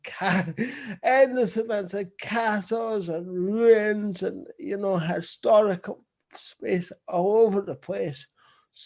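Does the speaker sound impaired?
Yes: cerebral palsy; visible.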